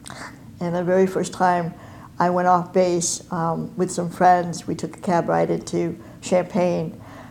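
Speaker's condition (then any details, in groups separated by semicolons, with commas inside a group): Cleft palate and cleft lip; congenital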